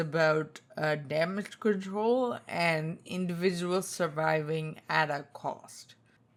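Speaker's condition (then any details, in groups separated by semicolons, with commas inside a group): Spinocerebellar ataxia type 2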